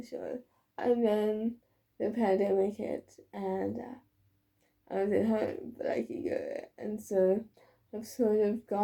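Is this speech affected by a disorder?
Yes: cerebral palsy.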